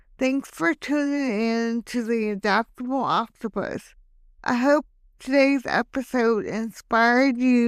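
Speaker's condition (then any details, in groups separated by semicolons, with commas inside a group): Hemiplegic cerebral palsy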